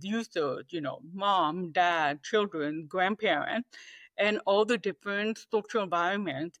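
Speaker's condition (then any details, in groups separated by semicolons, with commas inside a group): Deafness, 98% hearing loss; age 43, audiologist called her perfect cochlear implant candidate, harder to understand speech than when younger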